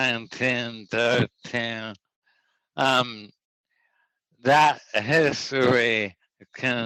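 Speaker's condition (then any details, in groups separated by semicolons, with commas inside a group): ALS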